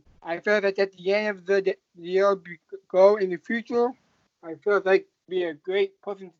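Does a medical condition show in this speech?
Yes: Down syndrome.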